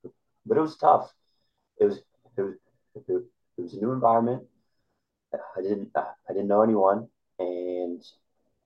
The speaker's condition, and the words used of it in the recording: Stuttering. Sometimes I do a lot of small talk where I know that I can avoid stuttering,